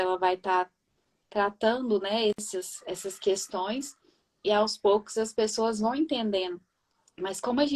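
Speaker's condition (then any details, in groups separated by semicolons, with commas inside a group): No condition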